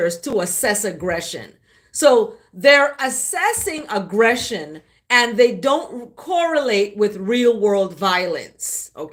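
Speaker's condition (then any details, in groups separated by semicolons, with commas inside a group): No condition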